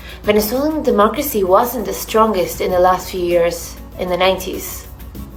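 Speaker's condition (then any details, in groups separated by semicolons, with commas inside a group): No condition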